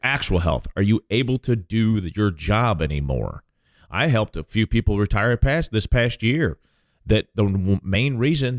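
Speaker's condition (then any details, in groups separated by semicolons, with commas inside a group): No condition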